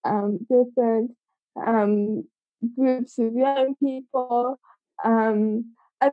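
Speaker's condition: Cerebral palsy; congenital, from birth, age 25

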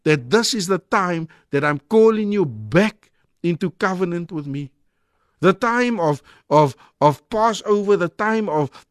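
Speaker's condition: No condition

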